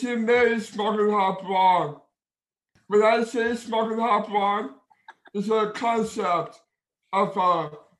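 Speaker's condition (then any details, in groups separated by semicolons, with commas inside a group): Down syndrome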